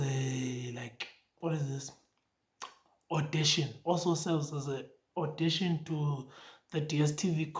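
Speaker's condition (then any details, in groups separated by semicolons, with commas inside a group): No condition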